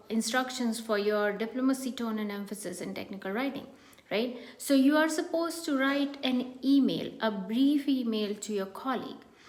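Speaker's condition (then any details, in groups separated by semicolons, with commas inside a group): No condition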